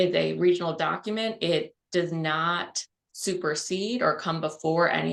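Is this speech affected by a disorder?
No.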